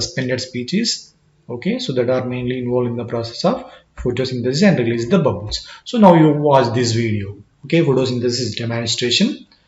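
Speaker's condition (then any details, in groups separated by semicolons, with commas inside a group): No condition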